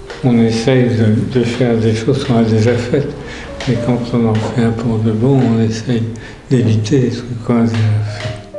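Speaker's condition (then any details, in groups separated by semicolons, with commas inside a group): Parkinson's disease; hand instability, disrupted sequential and automatic actions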